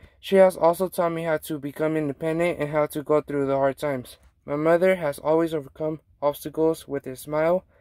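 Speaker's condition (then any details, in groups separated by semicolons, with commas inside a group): No condition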